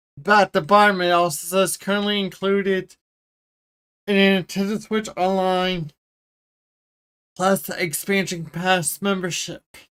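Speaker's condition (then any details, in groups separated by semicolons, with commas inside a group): Cerebral palsy; wheelchair user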